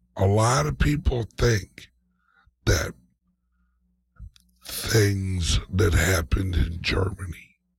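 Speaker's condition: Speech impediment, mild

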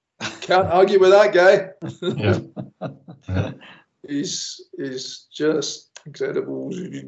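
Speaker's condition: Stammer; restrictive through life until Maguire speech recovery program about 21 years ago; since Maguire program able to give public, after-dinner, wedding and funeral speeches; says currently pretty sloppy, not best example of Maguire program; repeated words, prolonged sounds

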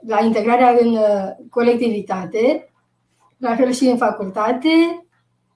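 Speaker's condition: Down syndrome; present from birth, mainstream schooling through university, seen by professor Milea, pediatric neuropsychiatrist, at 5.5 years

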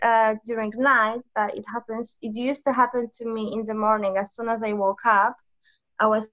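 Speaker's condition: No condition

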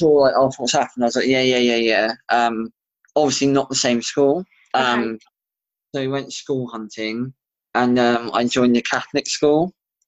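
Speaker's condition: Bilateral cleft lip and palate; age 22, 35th operation tomorrow, recent plastic surgery, jaw surgery planned

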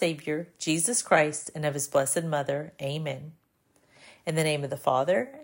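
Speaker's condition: No condition

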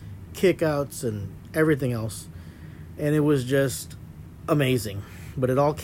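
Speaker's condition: No condition

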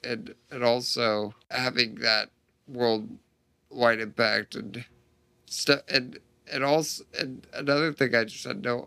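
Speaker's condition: Duchenne muscular dystrophy; spontaneous mutation, no family history, diagnosed at age 3, too weak to walk, wheelchair since age 12; still progressing, stem cell therapy study begun about 12 to 13 years ago

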